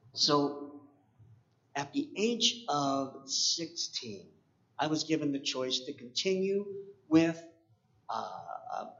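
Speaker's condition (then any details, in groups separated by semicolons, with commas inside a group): Cleft palate; oral appliance once worn to help speak properly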